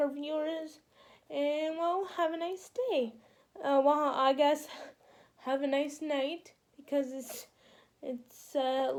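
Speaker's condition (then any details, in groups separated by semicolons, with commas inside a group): Quadriplegic cerebral palsy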